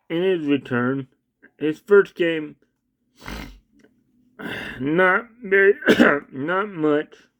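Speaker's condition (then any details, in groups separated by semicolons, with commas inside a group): Cerebral palsy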